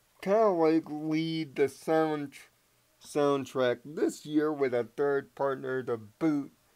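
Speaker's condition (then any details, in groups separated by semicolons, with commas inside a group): Cerebral palsy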